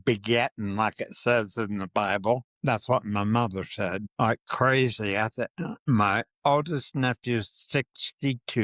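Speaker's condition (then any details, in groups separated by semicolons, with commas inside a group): Parkinson's disease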